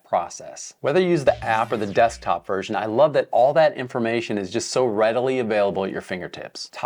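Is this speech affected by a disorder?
No.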